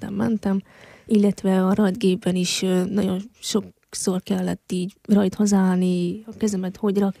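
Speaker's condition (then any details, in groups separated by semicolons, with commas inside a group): Hearing loss since infancy; congenital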